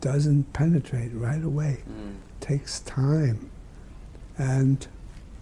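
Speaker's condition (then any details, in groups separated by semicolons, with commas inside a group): ALS; diagnosed by muscle biopsy and EMG, fatal, progressive, began with poor sleep, walking badly, tripping, stumbling; progressively worsening, physical decline, progressively disabled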